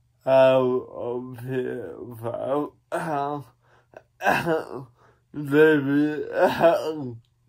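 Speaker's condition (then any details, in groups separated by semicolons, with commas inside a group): Cerebral palsy; one hand affected; atypical speech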